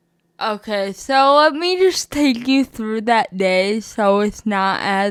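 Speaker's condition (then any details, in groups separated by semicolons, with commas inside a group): Spastic cerebral palsy, mixed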